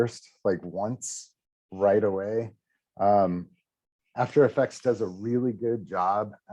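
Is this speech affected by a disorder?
No.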